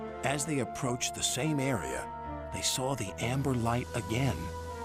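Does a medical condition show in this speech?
No.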